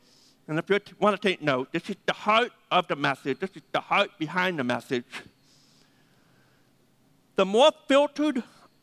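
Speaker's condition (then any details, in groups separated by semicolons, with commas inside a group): Deafness; 80% deaf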